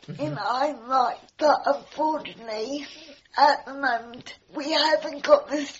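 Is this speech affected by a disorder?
Yes: cerebral palsy; cerebral palsy affecting all four limbs, physical only, cognition unaffected.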